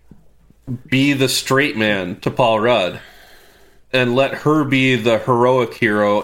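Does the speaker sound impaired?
No.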